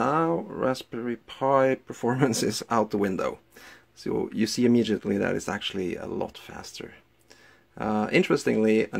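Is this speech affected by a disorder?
No.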